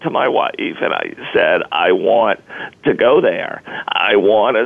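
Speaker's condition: Spasmodic dysphonia; sudden onset

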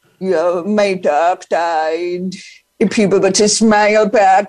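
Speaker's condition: Profound deafness; learned to talk through speech therapy, unfamiliar speech pattern, sometimes not understood, must repeat herself

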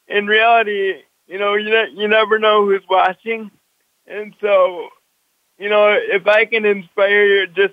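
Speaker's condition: Cerebral palsy; walks with walker

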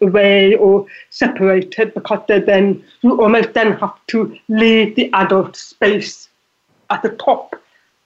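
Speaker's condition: Deafness; relies on lip reading

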